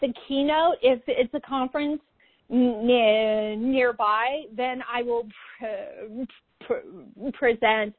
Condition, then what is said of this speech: Stuttering. Especially since I am one of the few stuttering female comics in the world.